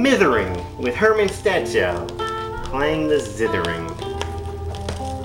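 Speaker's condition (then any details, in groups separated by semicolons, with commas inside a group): No condition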